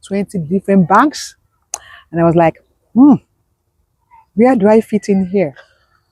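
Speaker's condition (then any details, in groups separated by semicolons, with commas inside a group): No condition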